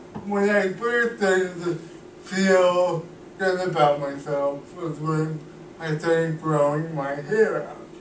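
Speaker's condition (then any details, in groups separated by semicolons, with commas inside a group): Cerebral palsy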